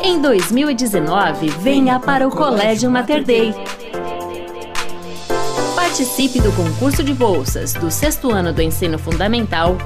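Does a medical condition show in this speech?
No.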